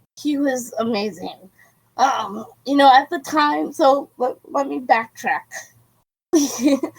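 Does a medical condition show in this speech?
Yes: cerebral palsy.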